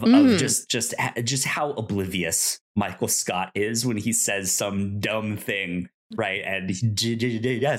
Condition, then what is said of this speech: Stuttering. Especially with my speech impediment, just me stuttering in the midst of that.